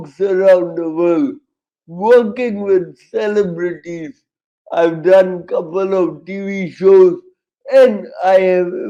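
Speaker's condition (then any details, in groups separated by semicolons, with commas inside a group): Cerebral palsy, severe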